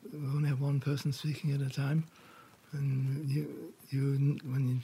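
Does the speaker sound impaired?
Yes: Parkinson's; diagnosed about 4 years ago.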